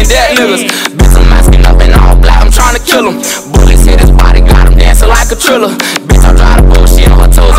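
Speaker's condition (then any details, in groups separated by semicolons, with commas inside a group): No condition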